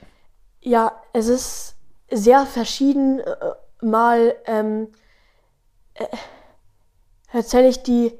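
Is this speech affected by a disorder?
Yes: stuttering; none when singing with melody, present when rapping without melody; age 12, stuttering a lot in this conversation; stutters often, less in podcast flow or on liked topics, often speaks fast, better slower; here blocks.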